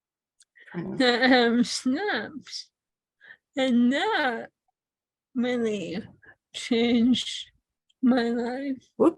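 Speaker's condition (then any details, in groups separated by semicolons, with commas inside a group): ALS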